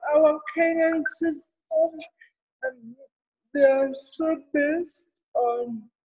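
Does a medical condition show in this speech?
Yes: cerebral palsy; therapy since six months old, ongoing.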